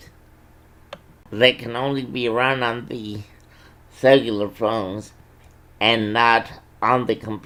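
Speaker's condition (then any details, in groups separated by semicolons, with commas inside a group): Cerebral palsy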